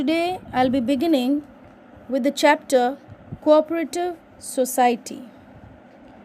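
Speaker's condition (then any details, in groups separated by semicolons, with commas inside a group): No condition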